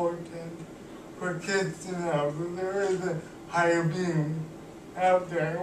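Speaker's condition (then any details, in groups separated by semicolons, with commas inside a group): Cerebral palsy; cannot walk, uses wheelchair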